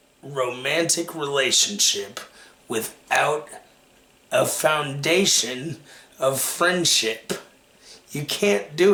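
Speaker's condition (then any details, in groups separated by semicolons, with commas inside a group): Cerebral palsy; takes medication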